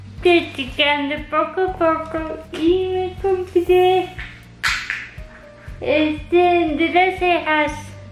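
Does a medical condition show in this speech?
Yes: cerebral palsy; physical disability.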